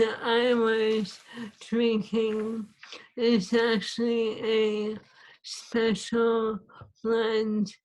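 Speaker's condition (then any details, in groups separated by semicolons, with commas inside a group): ALS; swallowing lost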